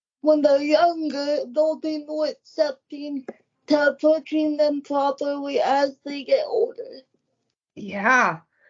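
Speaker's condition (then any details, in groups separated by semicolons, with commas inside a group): Cerebral palsy; wheelchair user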